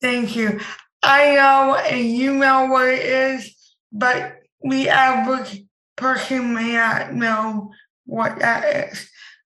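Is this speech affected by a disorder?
Yes: impaired speech; speech disability; described as speech disabled.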